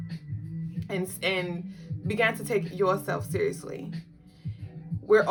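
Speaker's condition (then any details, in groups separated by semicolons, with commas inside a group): No condition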